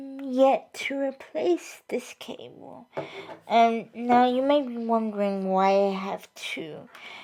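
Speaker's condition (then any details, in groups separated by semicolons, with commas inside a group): Cerebral palsy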